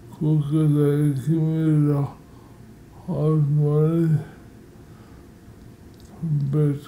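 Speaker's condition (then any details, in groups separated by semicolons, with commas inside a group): Multiple sclerosis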